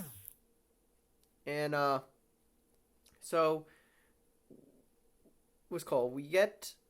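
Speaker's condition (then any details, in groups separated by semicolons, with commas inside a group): No condition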